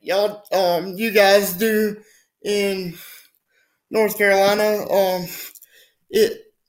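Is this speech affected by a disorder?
Yes: spastic quadriplegic cerebral palsy; from birth, fully wheelchair bound, cannot move self, affects muscle tone; speech sometimes affected if not careful.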